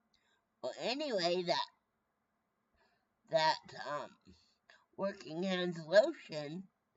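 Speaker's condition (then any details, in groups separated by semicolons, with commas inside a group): Brain injury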